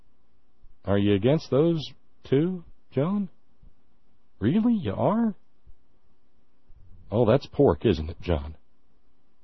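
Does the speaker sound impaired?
No.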